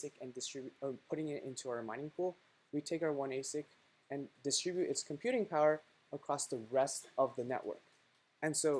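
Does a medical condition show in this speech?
No.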